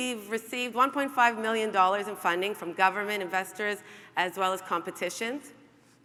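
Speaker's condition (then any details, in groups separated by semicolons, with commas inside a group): No condition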